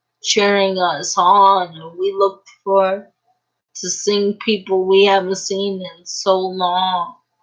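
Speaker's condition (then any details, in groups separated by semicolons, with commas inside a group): Cerebral palsy; uses a wheelchair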